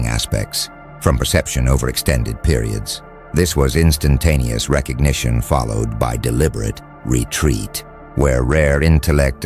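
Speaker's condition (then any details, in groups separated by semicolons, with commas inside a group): No condition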